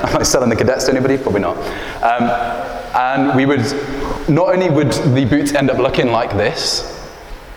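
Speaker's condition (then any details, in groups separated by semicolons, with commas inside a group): No condition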